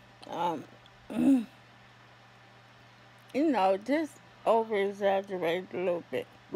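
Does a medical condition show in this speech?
Yes: ALS; affects hands.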